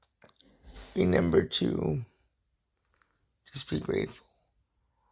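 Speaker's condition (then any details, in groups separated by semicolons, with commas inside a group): Cerebral palsy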